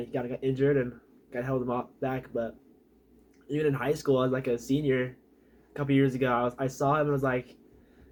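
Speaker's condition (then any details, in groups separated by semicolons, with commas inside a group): No condition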